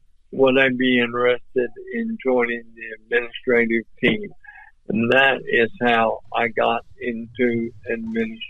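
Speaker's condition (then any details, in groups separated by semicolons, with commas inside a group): ALS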